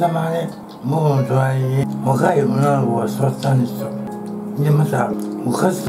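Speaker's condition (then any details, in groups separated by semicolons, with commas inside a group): Tongue cancer, partial glossectomy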